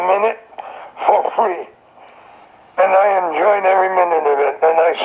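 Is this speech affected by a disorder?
Yes: throat cancer; survivor.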